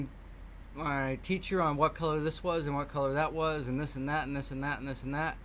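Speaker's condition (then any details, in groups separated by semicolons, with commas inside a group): No condition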